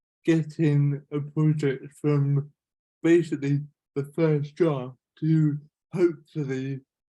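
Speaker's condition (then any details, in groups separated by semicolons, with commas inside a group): Cerebral palsy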